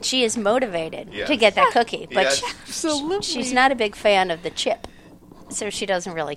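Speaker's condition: No condition

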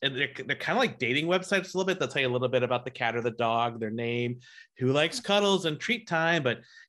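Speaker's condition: No condition

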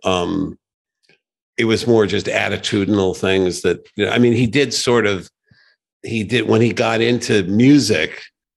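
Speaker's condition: No condition

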